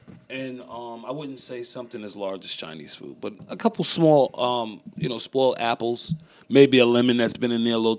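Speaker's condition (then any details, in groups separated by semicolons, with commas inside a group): No condition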